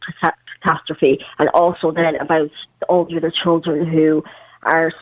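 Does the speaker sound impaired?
Yes: cleft palate; congenital, parental Chernobyl radiation, premature birth, over 20 surgeries, webbed legs, amputation, prosthetic limb since 12.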